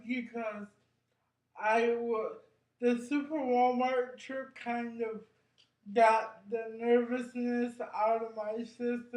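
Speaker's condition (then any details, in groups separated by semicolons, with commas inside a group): Cerebral palsy; brain injury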